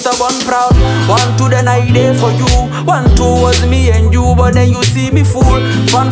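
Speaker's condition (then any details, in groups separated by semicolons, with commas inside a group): No condition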